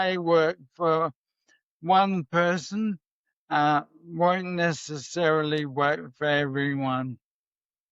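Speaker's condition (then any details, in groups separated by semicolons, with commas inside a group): MND; voice may sound shaky from clonus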